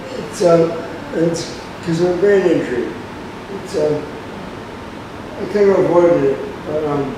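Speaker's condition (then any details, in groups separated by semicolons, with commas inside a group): Brain injury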